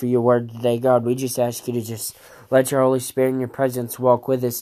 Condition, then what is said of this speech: None; typical speech.